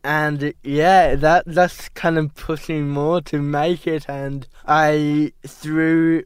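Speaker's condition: Cerebral palsy; ongoing therapies via Cerebral Palsy Alliance

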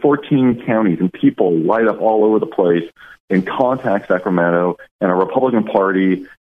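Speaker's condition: No condition

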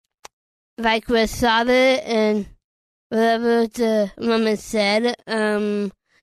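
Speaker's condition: Down syndrome; age 24

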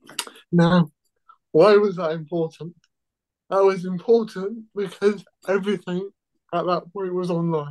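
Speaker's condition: Cerebral palsy

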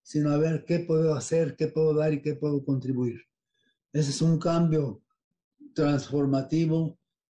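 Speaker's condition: Parkinson's disease; onset 12 to almost 13 years ago

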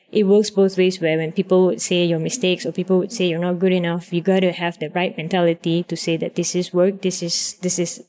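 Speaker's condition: No condition

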